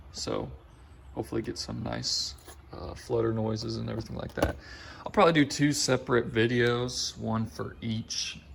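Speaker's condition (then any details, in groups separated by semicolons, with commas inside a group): No condition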